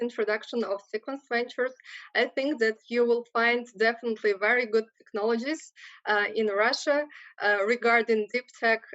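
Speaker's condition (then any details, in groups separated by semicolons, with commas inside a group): No condition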